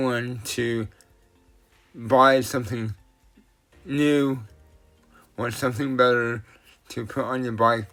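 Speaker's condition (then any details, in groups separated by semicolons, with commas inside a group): Cerebral palsy; tends to mess up words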